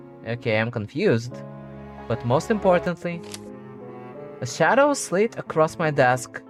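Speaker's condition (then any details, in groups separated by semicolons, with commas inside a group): No condition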